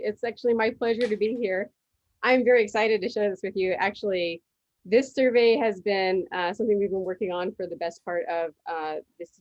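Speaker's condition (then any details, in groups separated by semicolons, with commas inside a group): No condition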